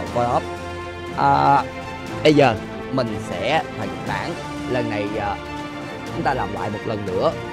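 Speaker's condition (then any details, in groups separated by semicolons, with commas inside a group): No condition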